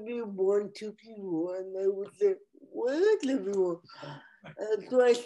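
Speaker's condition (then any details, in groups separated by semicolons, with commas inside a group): Cerebral palsy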